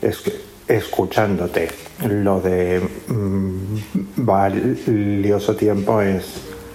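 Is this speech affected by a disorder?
Yes: stuttering; self-demand seen as large part of it; blocks on fricative consonants, especially f, own name hard, uses word substitution and pausing tricks; here repeated sounds, blocks.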